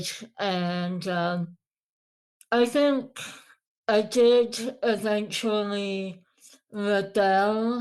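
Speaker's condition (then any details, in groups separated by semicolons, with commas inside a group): Moebius syndrome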